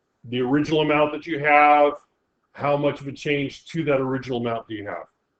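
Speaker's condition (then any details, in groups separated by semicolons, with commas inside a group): No condition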